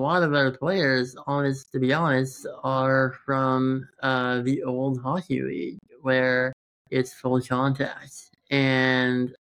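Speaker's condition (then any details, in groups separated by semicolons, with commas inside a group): Congenital muscular dystrophy; present since birth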